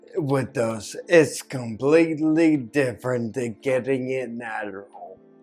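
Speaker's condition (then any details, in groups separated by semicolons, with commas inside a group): Ataxia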